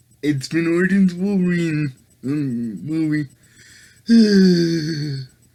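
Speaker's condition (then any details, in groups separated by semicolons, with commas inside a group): Cerebral palsy; affects all muscles; able to speak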